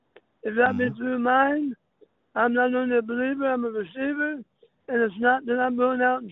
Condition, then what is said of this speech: Throat cancer. I've had throat cancer, so I'm not speaking in an unknown tongue.